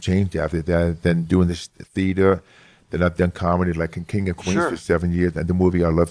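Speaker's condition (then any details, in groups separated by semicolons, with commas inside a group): Hearing loss; lost about 75% of hearing close to birth, severe childhood speech impediment, left ear surgery; about 5 years since ear surgery, no hearing aid in left ear now; formerly severe monotone speech, inflection improved by studying phonetics, New York accent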